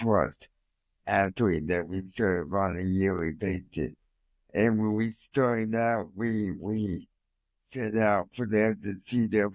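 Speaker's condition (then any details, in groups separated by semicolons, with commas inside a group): Cerebral palsy; from birth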